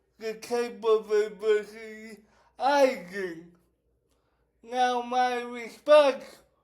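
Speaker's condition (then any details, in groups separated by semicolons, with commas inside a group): Cerebral palsy; affects whole body; affects speech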